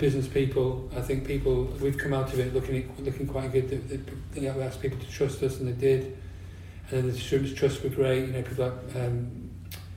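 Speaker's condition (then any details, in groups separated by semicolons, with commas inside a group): Parkinson's disease; symptoms about three years before diagnosis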